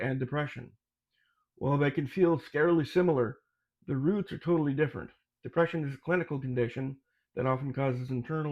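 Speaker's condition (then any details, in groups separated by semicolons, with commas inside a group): No condition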